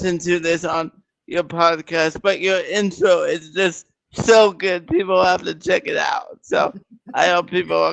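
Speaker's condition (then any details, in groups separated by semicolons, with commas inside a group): Cerebral palsy; present from birth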